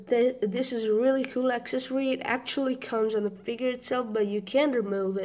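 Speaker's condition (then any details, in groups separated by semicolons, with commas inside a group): No condition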